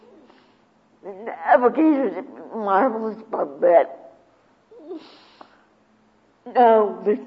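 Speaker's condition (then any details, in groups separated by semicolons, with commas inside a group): Cerebral palsy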